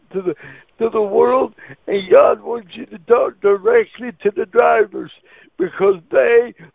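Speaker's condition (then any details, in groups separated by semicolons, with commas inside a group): Cerebral palsy; wheelchair user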